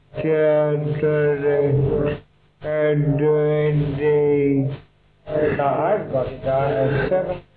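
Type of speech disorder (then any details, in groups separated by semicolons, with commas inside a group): Spastic dysarthria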